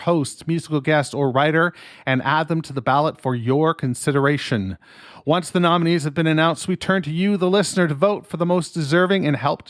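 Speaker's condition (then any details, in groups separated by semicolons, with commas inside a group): No condition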